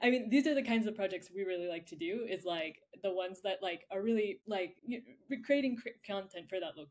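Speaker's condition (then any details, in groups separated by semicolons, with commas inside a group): No condition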